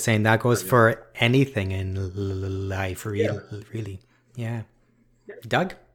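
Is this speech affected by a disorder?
Yes: stuttering; stuttering that comes and goes, occasional very severe episodes, voluntary stuttering a goal, finds it hard; stutters more when not podcasting, once avoided words like toronto, stutters own name when disclosing; here prolonged sounds.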